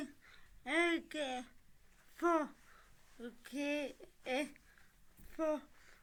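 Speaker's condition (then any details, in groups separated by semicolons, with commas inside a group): Cerebral palsy; from birth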